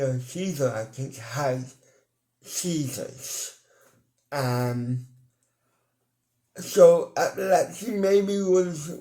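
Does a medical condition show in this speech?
Yes: cerebral palsy; mild, ataxic type.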